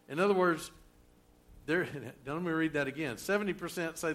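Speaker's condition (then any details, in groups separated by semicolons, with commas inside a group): No condition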